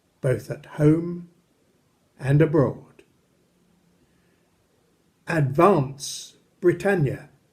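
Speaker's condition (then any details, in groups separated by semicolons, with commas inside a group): No condition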